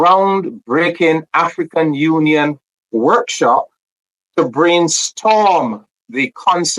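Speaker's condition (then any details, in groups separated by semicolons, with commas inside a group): No condition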